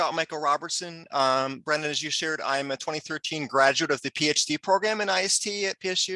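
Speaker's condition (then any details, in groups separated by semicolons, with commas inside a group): No condition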